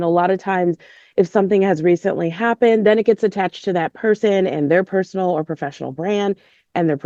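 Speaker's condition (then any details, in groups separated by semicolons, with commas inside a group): No condition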